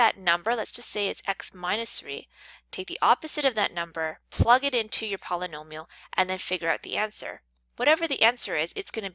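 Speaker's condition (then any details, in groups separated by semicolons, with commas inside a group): No condition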